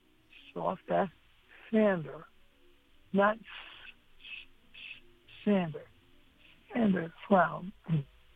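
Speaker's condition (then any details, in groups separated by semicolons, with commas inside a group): Stuttering; childhood-onset stuttering into adulthood, genetic, family history, three-week intensive therapy at Holland Communications Research Institute in early 30s; still stutters; disfluencies, uses slow comfortable full breath before speaking; repeated sounds, blocks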